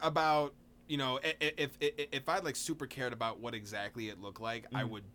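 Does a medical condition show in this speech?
Yes: stutter; linked to brain wanting words to come out; stutter makes freestyle rapping hard, needs lyrics written down; here repeated sounds.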